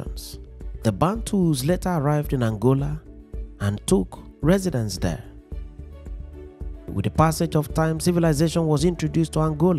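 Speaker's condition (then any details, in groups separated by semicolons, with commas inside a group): No condition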